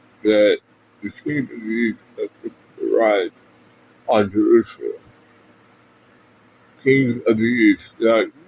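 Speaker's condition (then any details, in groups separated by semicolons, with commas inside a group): Parkinson's; speech impediment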